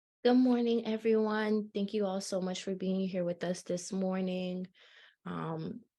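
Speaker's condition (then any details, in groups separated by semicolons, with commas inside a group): No condition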